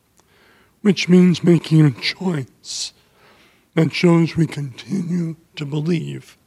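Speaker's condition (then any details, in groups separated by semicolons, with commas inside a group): ALS; voice problem of unclear cause, first diagnosed as ALS, Lou Gehrig's disease; voice affected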